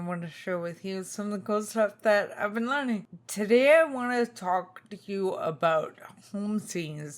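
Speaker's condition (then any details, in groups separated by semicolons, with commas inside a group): Spinocerebellar ataxia type 2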